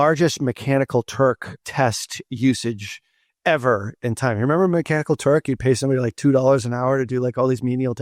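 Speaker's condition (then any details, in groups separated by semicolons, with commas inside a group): No condition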